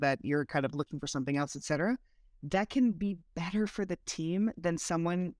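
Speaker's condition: No condition

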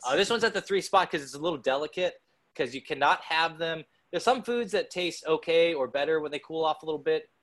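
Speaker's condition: No condition

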